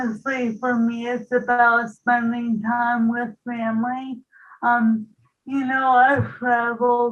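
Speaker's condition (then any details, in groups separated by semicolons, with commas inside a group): ALS, bulbar onset; onset two years ago, diagnosed one year ago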